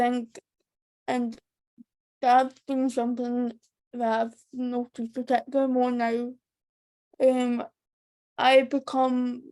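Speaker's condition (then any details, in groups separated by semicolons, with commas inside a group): Cerebral palsy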